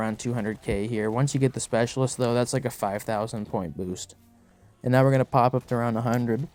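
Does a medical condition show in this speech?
No.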